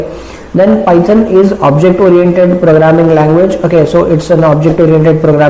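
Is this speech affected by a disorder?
No.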